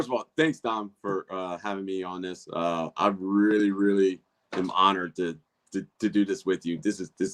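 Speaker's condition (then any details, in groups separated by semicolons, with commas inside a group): No condition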